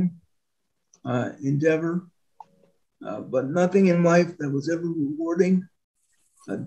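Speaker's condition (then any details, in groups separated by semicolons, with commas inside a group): Spastic quadriplegic cerebral palsy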